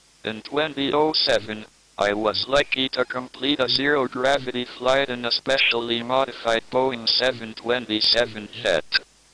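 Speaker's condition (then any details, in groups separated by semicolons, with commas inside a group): MND, speech-generating device; wheelchair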